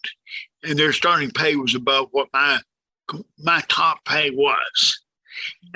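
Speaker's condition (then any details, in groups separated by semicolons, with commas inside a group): Cerebral palsy, severe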